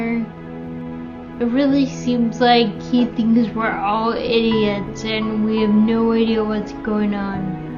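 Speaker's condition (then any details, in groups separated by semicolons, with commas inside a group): Friedreich's ataxia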